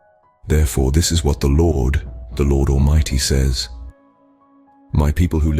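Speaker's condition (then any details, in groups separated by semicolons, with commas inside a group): No condition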